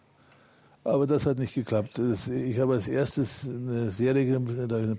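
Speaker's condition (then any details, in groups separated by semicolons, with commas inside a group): Parkinson's disease; public for about 11 years, almost no tremor, feels symptom-free when well adjusted; not trembling during interview, admitted to rehab bedridden two years ago, now walks with crutches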